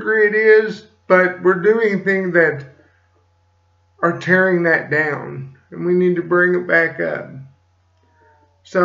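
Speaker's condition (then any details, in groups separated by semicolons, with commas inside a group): Cerebral palsy; slight speech impediment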